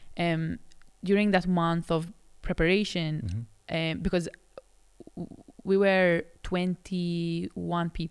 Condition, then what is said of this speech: Stuttering. Like if I'm feeling nervous, if I'm insecure, like I'll stammer more.